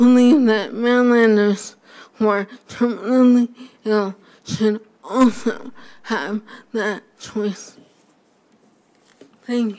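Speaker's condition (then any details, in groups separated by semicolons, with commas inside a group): Primary lateral sclerosis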